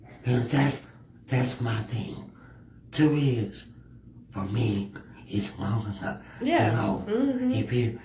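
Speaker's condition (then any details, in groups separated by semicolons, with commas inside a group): Cerebral palsy; affects walking; not in wheelchair, not visibly apparent; speech issues, drools, spits a little when speaking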